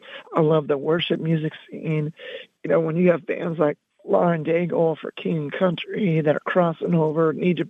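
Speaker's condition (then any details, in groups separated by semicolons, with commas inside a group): Loss of singing voice; speaking voice retained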